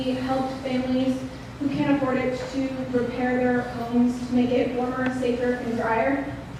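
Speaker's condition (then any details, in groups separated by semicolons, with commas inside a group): No condition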